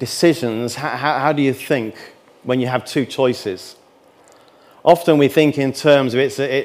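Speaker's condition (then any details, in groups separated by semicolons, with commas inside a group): No condition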